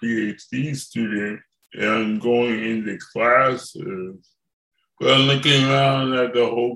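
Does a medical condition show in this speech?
Yes: cerebral palsy; from birth.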